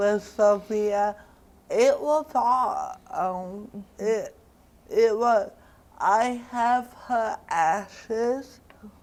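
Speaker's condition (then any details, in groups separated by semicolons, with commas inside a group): Cerebral palsy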